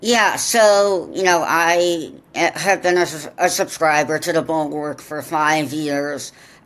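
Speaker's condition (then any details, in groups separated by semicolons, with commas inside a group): Profound deafness; congenital profound deafness, cochlear implants, attended Ohio Valley Voices school in southwest Ohio; wears cochlear implants, hears less well than typical but enough for conversation; excellent conversationalist, natural communicator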